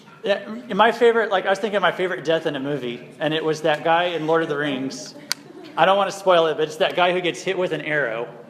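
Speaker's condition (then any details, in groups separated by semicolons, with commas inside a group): No condition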